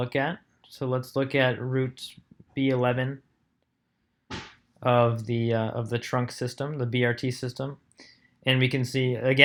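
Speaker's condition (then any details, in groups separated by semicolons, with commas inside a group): No condition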